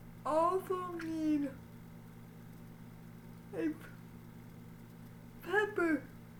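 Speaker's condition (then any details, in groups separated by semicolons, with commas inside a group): Cerebral palsy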